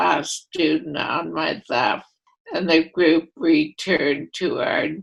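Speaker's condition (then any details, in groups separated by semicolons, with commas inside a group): Primary lateral sclerosis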